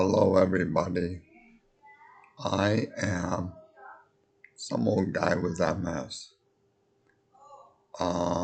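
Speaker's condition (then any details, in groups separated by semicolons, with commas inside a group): Multiple sclerosis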